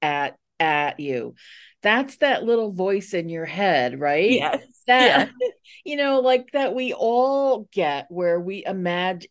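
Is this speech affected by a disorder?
No.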